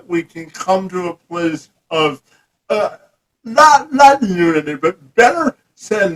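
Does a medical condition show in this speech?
Yes: cerebral palsy.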